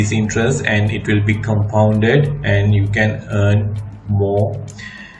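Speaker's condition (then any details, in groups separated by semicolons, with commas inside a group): No condition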